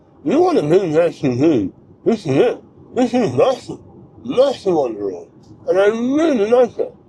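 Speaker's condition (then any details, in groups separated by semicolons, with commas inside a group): Mouth cancer surgery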